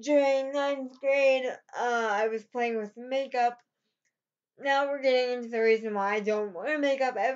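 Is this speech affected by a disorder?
Yes: cerebral palsy.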